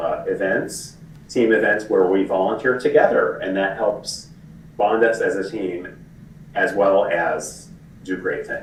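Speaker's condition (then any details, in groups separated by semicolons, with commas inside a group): No condition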